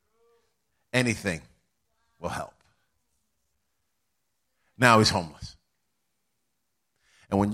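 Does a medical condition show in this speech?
No.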